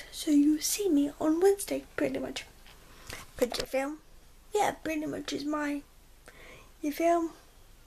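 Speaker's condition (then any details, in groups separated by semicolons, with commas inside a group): Cerebral palsy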